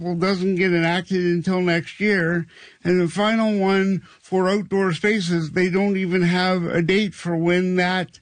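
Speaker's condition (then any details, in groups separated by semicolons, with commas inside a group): Cerebral palsy; some 40 years ago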